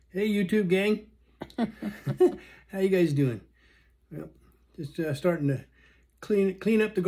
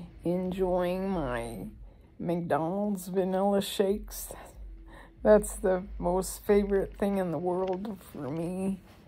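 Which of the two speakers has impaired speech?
The second: ALS; weakening all over, morphine and lorazepam for breathing, avoids breathing mask; breathing difficulty eased by medication, could decline suddenly.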